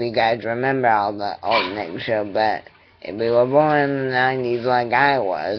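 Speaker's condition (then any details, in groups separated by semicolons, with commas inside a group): Cerebral palsy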